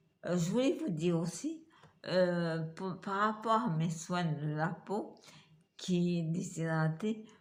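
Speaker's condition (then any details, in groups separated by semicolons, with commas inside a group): Multiple sclerosis; uses wheelchair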